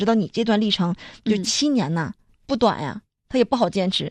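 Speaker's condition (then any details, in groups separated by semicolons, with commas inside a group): No condition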